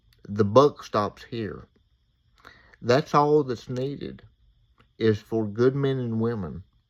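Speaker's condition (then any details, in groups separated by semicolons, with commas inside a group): Cerebral palsy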